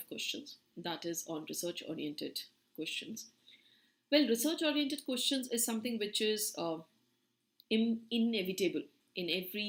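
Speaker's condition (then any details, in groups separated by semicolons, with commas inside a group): No condition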